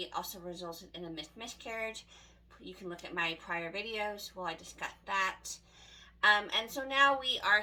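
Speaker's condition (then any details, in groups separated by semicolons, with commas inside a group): No condition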